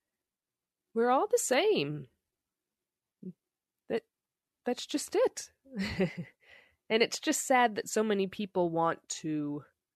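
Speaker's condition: No condition

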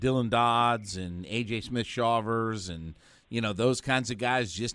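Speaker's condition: No condition

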